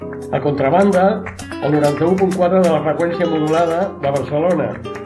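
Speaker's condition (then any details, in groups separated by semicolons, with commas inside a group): No condition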